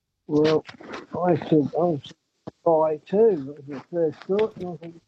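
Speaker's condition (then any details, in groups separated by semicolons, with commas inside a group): Parkinson's; hand tremor shaking phone, switched phone to other hand; call audio cutting in and out from tremor shaking phone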